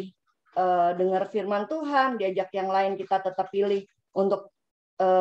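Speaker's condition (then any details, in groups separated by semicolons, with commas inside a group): No condition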